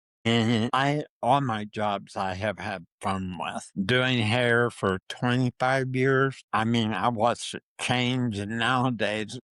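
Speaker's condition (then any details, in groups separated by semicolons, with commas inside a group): Parkinson's disease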